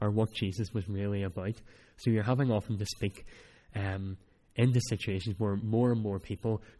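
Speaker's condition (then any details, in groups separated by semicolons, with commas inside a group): Cleft palate; speech not that clear at times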